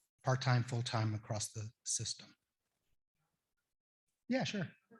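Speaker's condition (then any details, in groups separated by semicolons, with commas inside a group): No condition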